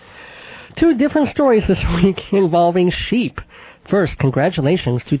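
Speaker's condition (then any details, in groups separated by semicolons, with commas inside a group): Cleft palate with lisp, cleft lip and palate, mild; therapy with Mrs. Adler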